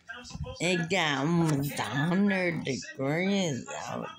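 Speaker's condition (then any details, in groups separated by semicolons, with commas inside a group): Muscular dystrophy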